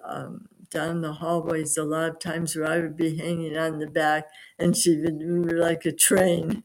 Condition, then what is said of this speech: Aphasia. And that's really hard when you've been in radio and you know where your voice should go and where it should be, and that's never coming back.